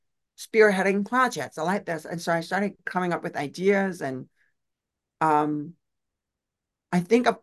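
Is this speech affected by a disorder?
Yes: deaf; difficulty pronouncing unfamiliar names.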